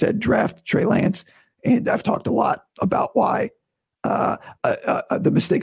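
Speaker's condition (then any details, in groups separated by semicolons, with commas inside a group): Vocal cord surgery recovery; best in two weeks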